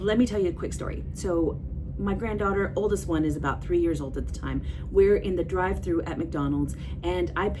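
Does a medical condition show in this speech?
No.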